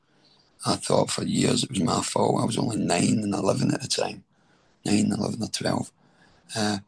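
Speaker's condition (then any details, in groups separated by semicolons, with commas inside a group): Throat cancer treatment effects, stage 4 throat cancer; tracheostomy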